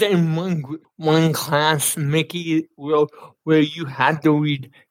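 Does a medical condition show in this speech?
Yes: cerebral palsy; speech affected, uses Dragon NaturallySpeaking voice activated computer software.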